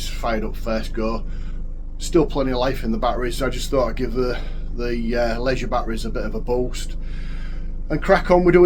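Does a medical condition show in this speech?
No.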